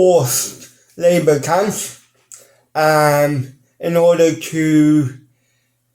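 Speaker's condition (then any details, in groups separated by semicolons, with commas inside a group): Cerebral palsy; mild, ataxic type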